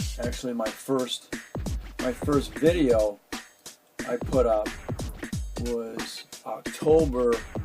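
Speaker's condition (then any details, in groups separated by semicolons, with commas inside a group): No condition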